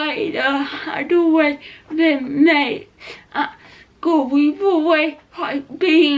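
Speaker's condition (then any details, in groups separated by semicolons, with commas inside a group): Cerebral palsy; not quadriplegic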